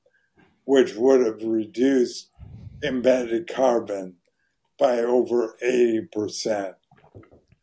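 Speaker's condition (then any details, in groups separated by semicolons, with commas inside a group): ALS; probably hereditary, father and uncle died of ALS; voice very hoarse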